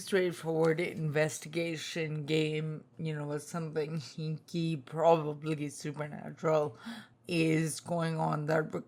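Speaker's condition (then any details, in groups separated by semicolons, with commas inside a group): Spinocerebellar ataxia type 2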